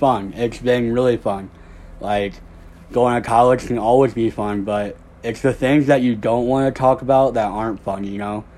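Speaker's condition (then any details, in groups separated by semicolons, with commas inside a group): Cleft lip and palate; no front teeth at birth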